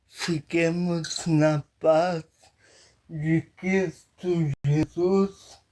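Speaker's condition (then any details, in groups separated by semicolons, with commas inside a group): Paralysis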